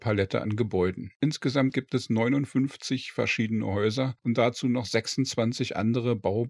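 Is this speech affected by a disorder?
No.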